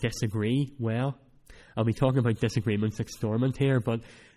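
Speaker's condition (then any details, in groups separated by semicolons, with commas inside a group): Cleft palate; cleft palate since childhood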